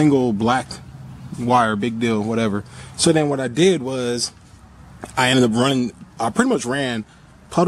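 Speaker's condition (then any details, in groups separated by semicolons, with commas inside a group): No condition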